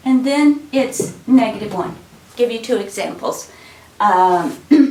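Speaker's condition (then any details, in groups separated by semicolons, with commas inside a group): No condition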